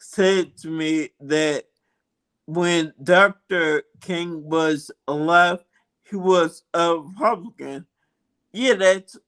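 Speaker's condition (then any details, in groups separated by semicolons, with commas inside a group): Multiple sclerosis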